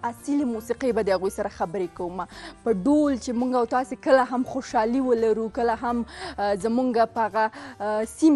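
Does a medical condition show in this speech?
No.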